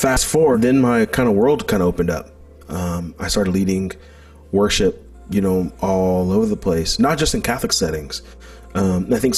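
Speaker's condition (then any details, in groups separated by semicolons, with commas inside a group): No condition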